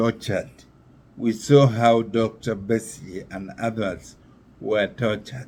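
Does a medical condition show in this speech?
Yes: neurological disease.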